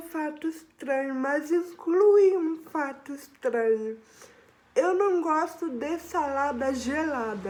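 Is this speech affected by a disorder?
Yes: cerebral palsy.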